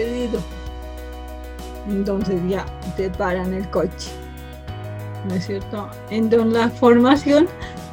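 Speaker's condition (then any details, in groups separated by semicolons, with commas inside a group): Cerebral palsy from birth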